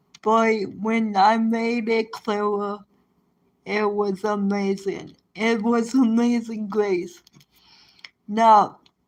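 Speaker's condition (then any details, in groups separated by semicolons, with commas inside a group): Cerebral palsy; present from birth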